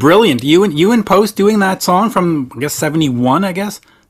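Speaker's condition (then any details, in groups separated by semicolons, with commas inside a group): No condition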